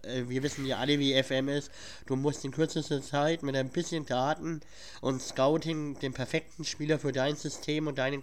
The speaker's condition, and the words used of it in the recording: Cleft palate. Weil ich meine, man hört es mir ja an, außer abgesehen davon, dass ich erkältet bin, ich habe eine Gaumenspalte.